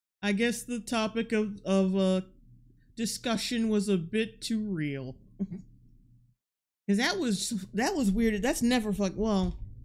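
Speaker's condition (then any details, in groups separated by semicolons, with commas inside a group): No condition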